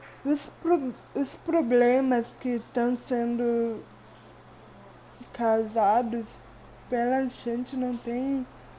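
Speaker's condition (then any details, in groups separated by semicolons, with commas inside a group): Cerebral palsy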